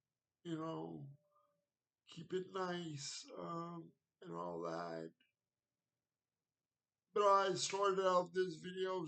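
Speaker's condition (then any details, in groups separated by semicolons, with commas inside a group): Cerebral palsy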